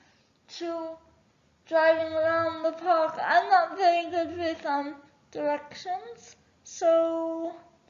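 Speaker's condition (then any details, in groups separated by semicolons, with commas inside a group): Cerebral palsy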